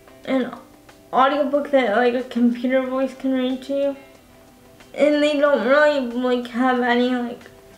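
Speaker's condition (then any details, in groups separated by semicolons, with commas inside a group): Cerebral palsy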